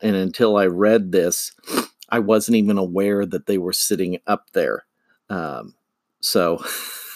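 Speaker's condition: No condition

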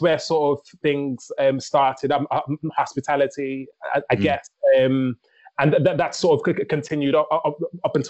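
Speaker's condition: Stammer; considered mute, did not speak until age five, needed speech therapy but never had it; stammer audible in recording, uses rhythmic techniques from rapping in everyday speech; chest and mind contract when stammering, even now, rapping Eminem lyrics let speech flow loosely; repeated sounds, repeated words

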